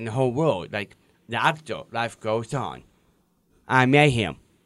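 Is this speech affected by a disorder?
Yes: Down syndrome.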